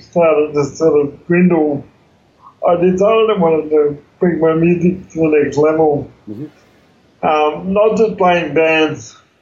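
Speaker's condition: Cerebral palsy; congenital, wheelchair user

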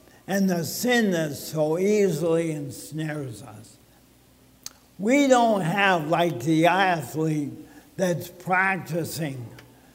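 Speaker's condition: ALS (Lou Gehrig's disease); swallowing

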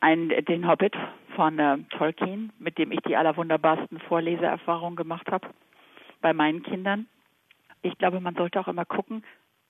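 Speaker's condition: No condition

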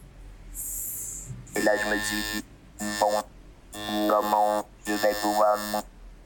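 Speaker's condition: Total pharyngolaryngectomy; no natural voice, cannot shout or laugh, phone understood only by family, caregivers, lost in noise

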